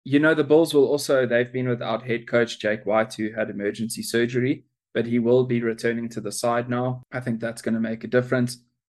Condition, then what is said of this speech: No condition.